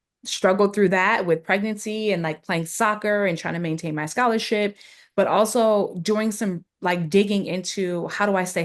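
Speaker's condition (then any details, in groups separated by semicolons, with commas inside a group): No condition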